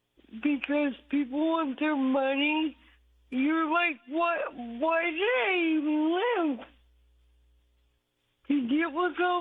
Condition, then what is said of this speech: Aphasia. And it sounds like you've had the kind of stroke, it's probably on the left side of your brain, and it's affected your speech.